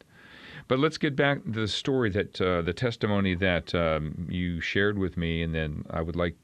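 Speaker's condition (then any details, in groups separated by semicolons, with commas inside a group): No condition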